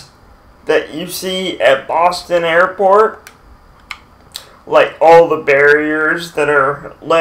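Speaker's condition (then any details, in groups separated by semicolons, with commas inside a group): Cerebral palsy, mild; speech sometimes affected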